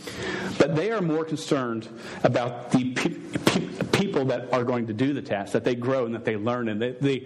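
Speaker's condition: Stuttering; present over 24 years; repeated sounds

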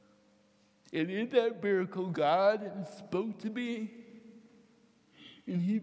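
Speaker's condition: Cerebral palsy, mild; can't speak right

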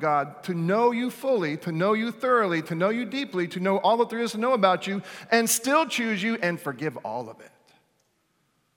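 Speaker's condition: No condition

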